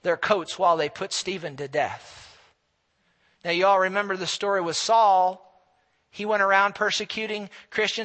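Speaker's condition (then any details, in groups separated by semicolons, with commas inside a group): No condition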